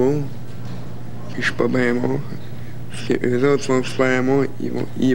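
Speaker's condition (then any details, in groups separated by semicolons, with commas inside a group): Cerebral palsy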